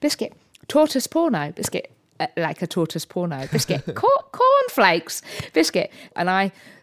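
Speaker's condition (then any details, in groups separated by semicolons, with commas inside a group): Tourette's syndrome, coprolalia; onset around age 6, subtle, more frequent early 20s, diagnosis later, encouraged by friend Matthew Pountry; motor and vocal tics, chest-thumping with closed fist, tics interfere with drinking tea, walking downstairs; other words, phrases, quiet ticking, suggestible by themes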